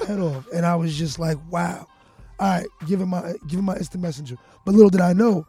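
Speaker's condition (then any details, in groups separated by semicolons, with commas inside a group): No condition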